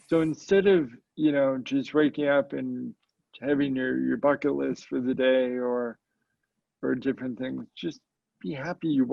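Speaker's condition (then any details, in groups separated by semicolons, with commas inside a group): Cerebral palsy; very mild form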